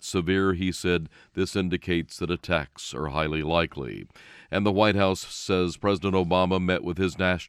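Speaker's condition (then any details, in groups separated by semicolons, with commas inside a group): No condition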